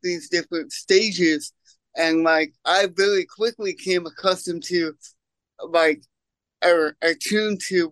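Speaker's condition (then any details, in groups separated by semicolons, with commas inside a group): Cerebral palsy; congenital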